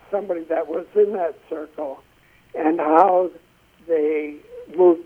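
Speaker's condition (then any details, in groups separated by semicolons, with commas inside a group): Essential tremor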